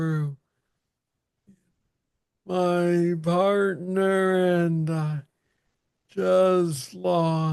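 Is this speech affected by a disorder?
Yes: Parkinson's disease; young onset.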